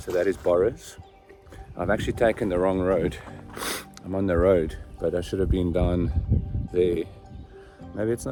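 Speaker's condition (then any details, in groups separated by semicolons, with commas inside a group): No condition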